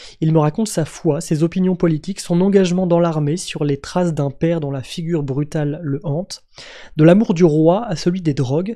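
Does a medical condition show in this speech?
No.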